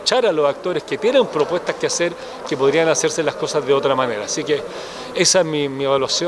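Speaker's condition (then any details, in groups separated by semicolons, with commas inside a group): No condition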